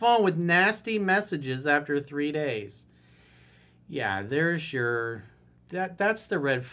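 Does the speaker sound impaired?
No.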